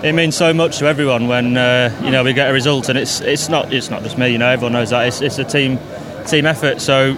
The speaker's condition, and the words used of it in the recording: No condition.